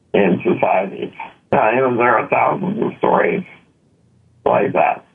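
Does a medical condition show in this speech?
Yes: spinal muscular atrophy; complete quadriplegia from spinal muscular atrophy, personal assistance for bathing, toileting, transportation, formerly chronic care hospital.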